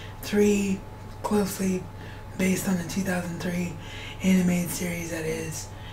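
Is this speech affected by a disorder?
Yes: cerebral palsy; wheelchair bound.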